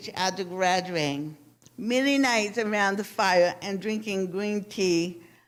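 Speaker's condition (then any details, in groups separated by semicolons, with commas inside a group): Cerebral palsy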